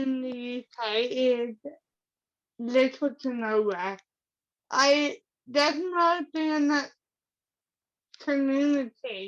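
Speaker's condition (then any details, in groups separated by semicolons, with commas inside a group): Cerebral palsy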